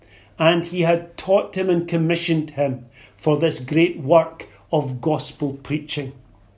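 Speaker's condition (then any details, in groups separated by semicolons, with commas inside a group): No condition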